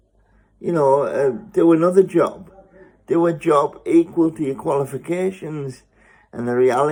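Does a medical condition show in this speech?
Yes: spastic cerebral palsy.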